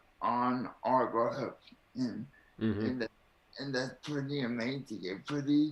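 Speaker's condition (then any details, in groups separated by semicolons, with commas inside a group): Cerebral palsy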